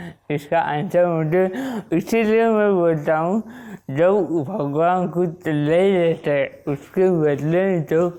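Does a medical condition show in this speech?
Yes: Wilson's disease; onset at age 16.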